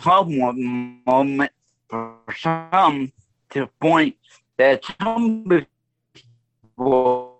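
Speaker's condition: Stroke; voice altered since stroke, lasting effect

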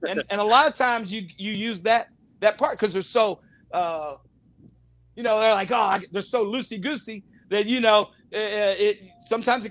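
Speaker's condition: No condition

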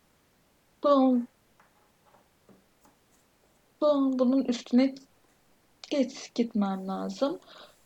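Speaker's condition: Stuttering; other stutterers in family, attends stuttering self-help groups; stuttering a lot during recording; frequent part-word and syllable repetitions, fillers, heavy stuttering; repeated sounds

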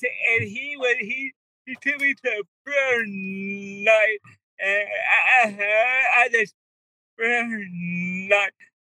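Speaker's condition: Cerebral palsy; wheelchair user

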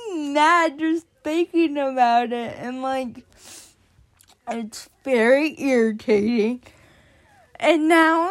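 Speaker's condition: Cerebral palsy; onset before birth

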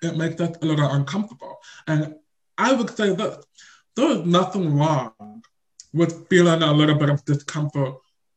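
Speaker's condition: Deaf or hard of hearing; on deaf spectrum

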